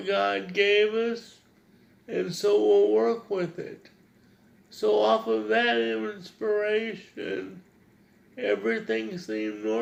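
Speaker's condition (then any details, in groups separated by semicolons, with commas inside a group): Cerebral palsy; wants clearer, more precise speech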